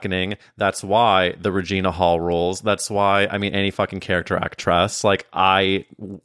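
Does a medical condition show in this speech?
No.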